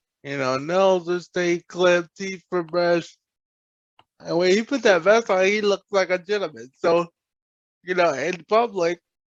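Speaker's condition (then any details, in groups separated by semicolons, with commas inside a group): Cerebral palsy; present from birth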